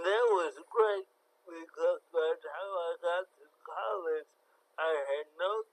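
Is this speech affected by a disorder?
Yes: cerebral palsy; from birth, born very premature, affects fine motor skills, cognition unaffected; difficulty tying shoes and writing, types everything.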